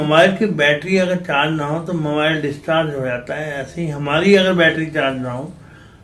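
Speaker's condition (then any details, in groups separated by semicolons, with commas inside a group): Cerebral palsy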